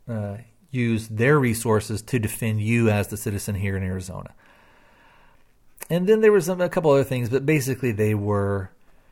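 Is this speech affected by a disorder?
No.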